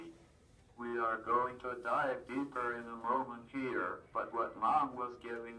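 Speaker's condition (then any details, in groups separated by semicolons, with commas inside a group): Cerebral palsy, athetoid; speech hard to understand, used picture book, communication box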